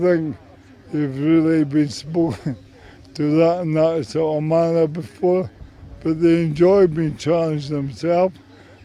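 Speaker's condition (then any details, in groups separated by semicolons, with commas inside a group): MND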